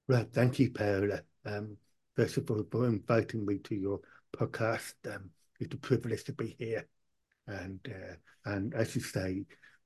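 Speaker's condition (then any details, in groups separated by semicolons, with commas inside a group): Profound deafness; hears nothing with implant off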